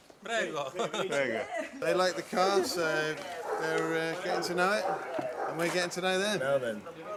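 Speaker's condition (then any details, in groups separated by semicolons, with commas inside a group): No condition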